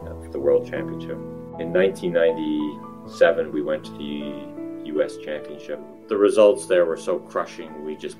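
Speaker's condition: No condition

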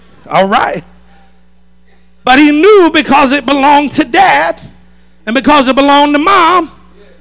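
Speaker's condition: No condition

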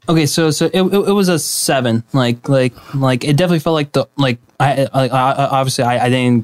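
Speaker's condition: Stuttering; self-described; long spoken monologues difficult; repeated words

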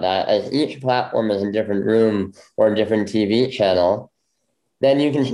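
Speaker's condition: Bilateral cleft lip; congenital bilateral

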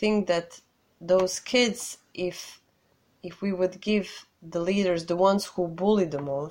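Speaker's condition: No condition

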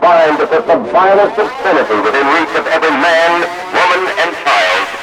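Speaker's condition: No condition

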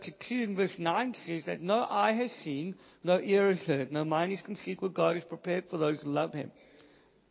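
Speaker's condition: Cleft palate, Pierre Robin syndrome

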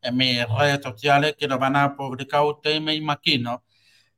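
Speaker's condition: Hearing loss with cochlear implant; uses cochlear implant

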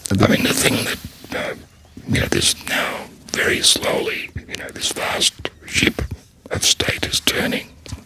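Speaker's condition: Laryngectomy, voice prosthesis; very quiet, odd manner of speaking, fluent in paragraphs since start of speech therapy

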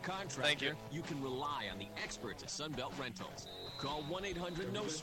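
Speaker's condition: No condition

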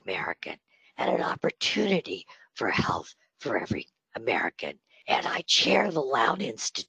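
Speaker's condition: Spasmodic dysphonia; breathy voice from Botox treatment, sounds like Marilyn Monroe

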